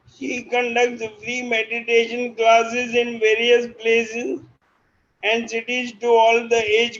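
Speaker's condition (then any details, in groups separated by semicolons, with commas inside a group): Motor neurone disease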